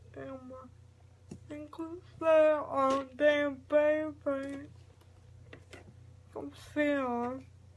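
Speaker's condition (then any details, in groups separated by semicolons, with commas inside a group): Cerebral palsy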